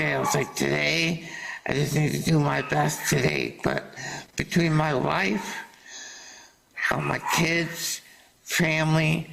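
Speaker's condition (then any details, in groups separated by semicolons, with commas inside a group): Salivary duct carcinoma surgery; aggressive cancer right neck, seven surgeries, 67 radiation sessions; about six years, four recurrences, ongoing targeted therapy, chemotherapy; speech affected by surgeries, chewing and swallowing impaired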